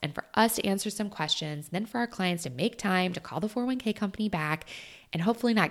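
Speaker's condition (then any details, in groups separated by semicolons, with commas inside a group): No condition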